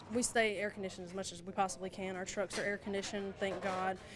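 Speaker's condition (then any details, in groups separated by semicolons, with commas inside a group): No condition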